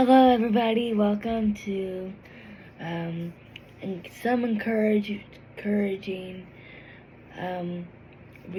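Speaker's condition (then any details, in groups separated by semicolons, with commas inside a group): Cerebral palsy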